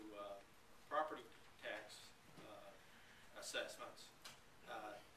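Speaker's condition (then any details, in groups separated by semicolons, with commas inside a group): No condition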